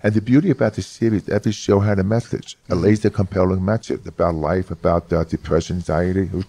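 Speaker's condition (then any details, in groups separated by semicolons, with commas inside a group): Hearing loss; severe childhood speech impediment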